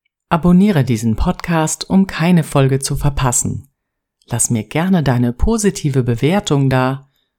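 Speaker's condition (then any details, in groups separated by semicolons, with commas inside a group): No condition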